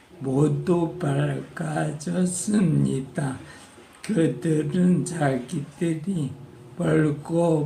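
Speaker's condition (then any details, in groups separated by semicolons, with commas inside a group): Parkinson's disease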